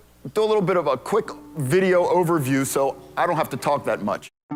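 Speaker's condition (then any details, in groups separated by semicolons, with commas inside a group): No condition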